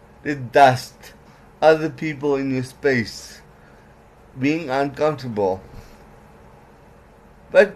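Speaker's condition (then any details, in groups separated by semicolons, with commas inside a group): Cerebral palsy; legs affected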